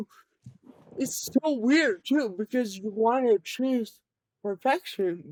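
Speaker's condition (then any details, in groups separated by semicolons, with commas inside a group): Cerebral palsy; present from birth, severe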